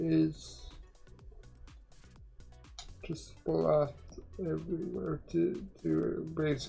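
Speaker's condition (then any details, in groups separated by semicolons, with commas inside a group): Quadriplegic cerebral palsy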